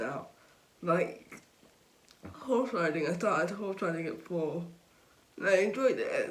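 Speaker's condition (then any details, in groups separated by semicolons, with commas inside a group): Cerebral palsy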